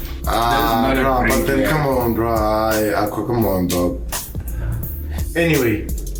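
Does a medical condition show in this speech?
No.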